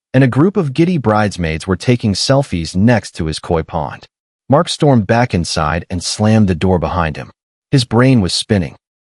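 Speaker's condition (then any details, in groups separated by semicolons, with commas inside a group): No condition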